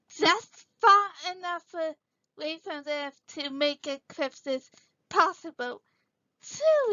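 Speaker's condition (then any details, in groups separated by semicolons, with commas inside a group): Cerebral palsy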